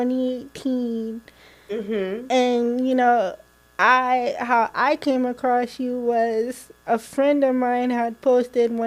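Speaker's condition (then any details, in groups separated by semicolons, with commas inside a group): Cerebral palsy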